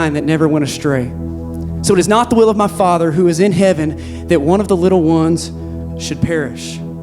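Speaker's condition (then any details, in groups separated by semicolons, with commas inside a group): No condition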